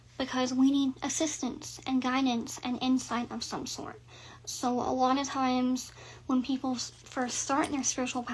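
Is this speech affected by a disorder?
No.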